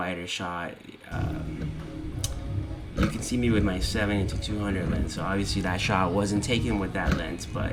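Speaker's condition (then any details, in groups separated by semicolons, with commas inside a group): No condition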